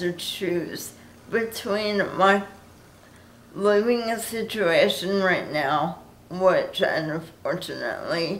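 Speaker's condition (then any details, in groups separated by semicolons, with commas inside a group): Cerebral palsy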